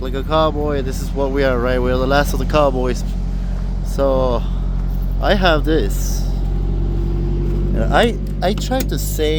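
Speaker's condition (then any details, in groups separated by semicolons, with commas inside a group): No condition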